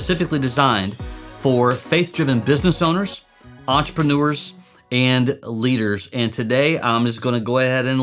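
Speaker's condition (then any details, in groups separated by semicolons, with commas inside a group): No condition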